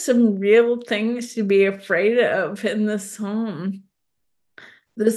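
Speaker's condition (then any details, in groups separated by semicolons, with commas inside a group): ALS; specialist-confirmed diagnosis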